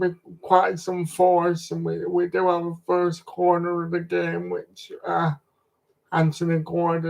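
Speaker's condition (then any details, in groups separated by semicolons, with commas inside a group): Cerebral palsy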